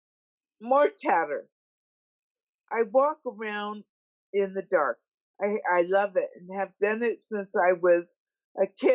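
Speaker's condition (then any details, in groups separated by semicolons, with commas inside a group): Multiple sclerosis; affects walking and balance, uses walking stick; frequent falls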